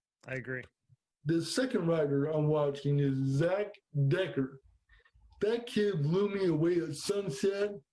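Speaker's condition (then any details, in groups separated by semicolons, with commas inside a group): Cerebral palsy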